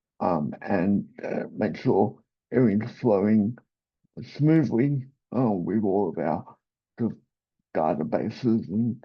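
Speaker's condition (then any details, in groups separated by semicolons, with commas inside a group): Cerebral palsy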